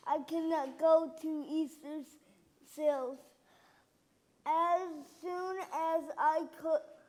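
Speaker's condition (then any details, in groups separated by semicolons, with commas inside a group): Cerebral palsy; left hand and left side affected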